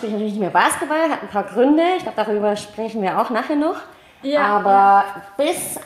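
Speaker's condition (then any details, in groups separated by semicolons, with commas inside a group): Cleft palate, mild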